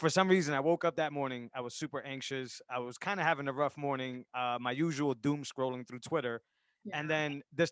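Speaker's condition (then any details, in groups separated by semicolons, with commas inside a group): No condition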